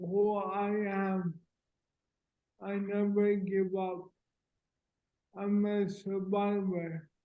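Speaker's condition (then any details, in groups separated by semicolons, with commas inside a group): Cerebral palsy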